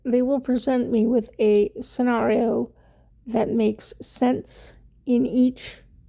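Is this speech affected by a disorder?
Yes: cerebral palsy; wheelchair user.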